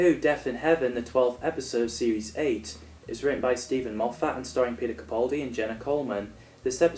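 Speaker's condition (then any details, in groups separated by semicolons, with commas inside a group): No condition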